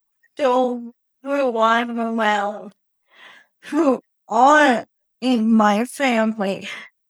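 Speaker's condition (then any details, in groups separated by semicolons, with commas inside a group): Cerebral palsy; born premature at about 3 pounds, brain freeze at 3 days old, wheelchair user, physical therapy; could not speak early, no babbling, went straight to 4-year-old vocabulary, speech therapy in public school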